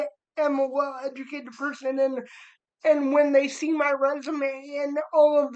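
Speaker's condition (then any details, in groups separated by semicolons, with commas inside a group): Cerebral palsy; spastic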